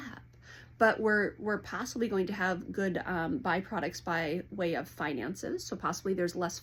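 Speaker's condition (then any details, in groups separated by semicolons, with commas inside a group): No condition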